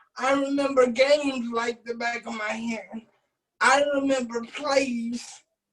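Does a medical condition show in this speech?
Yes: cerebral palsy.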